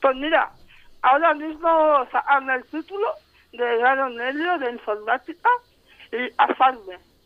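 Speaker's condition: Moebius syndrome; congenital facial paralysis, diagnosed at 25, small tongue, no smile or crying expression, poor balance; difficulty pronouncing labial sounds b, swallowing difficulty with choking risk

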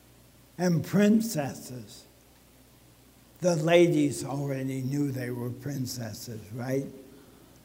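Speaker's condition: ALS (Lou Gehrig's disease); no cure

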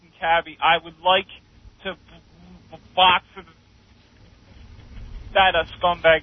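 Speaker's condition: Stuttering; speech impediment noted by host, no stuttering when yelling; blocks

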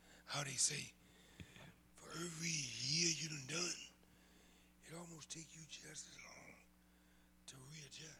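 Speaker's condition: Throat cancer; past throat cancer

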